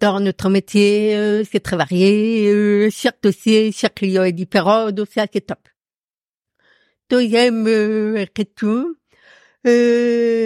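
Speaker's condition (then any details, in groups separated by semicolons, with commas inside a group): Profound congenital deafness; doctor predicted she would never speak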